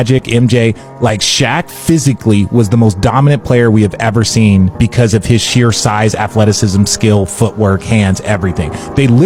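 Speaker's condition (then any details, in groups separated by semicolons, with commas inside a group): No condition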